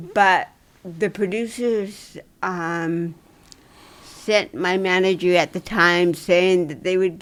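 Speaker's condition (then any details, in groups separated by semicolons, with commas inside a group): Dystonia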